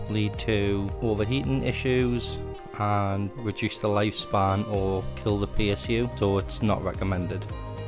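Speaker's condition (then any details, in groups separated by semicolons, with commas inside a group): No condition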